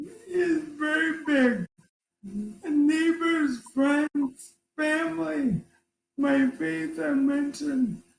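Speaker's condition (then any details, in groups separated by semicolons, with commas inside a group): ALS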